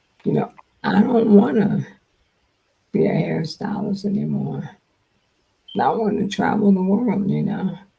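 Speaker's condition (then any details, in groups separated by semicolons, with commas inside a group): Multiple sclerosis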